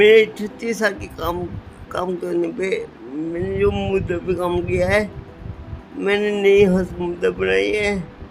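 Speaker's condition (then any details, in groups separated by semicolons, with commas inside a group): Cerebral palsy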